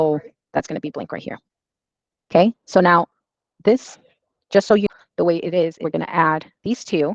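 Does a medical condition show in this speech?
No.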